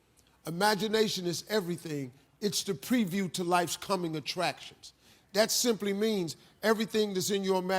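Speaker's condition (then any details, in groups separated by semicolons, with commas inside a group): No condition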